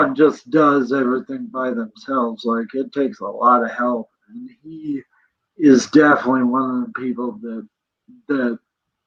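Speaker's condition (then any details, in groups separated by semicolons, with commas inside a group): Cerebral palsy; present from birth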